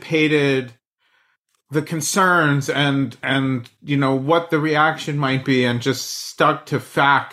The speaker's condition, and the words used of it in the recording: No condition.